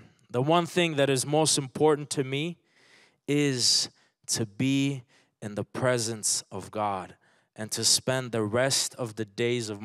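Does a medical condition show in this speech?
No.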